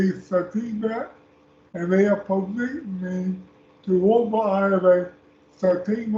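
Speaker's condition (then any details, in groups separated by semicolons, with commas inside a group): Speech impairment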